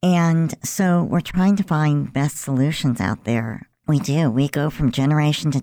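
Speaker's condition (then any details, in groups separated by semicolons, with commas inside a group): Cleft lip and palate; congenital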